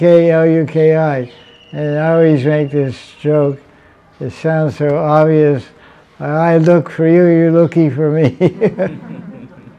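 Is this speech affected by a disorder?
Yes: deafness; fluent spoken lecture.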